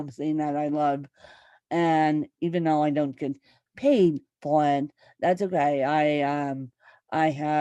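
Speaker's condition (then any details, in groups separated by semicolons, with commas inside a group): Cerebral palsy, mixed, moderate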